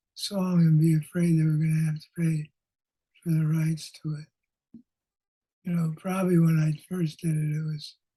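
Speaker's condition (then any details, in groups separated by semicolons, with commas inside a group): Parkinson's disease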